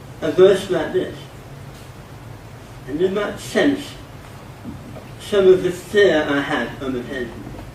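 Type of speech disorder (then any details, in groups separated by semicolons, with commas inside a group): Dysarthria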